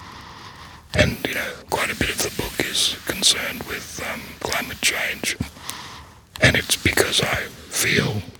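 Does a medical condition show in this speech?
Yes: laryngectomy, voice prosthesis.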